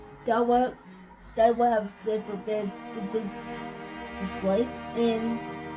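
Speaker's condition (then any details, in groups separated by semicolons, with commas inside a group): Cerebral palsy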